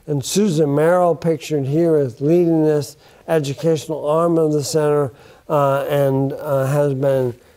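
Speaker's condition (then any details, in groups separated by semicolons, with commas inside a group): Bulbar onset ALS; affects speech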